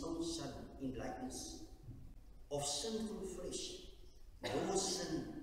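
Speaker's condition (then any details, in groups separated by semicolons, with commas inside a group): No condition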